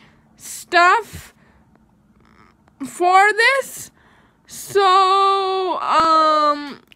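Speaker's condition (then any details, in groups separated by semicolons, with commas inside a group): Cerebral palsy; speech therapy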